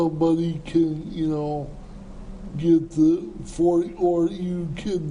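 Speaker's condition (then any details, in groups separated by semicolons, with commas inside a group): Cerebral palsy; speech impairment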